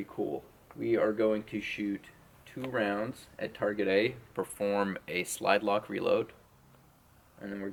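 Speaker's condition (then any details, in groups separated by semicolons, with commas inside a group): No condition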